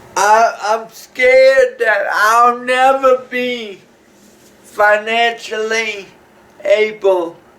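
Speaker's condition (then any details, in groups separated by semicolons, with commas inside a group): Cerebral palsy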